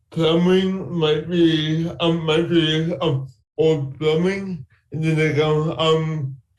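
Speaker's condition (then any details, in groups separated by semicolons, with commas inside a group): Cerebral palsy; from birth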